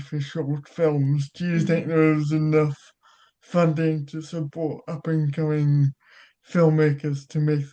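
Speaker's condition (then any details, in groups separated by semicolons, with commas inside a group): Cerebral palsy; childhood surgery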